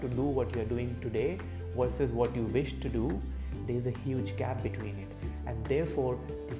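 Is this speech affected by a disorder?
No.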